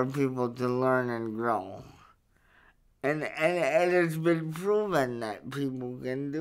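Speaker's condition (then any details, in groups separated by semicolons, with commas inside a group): Cerebral palsy; verbal, able to speak up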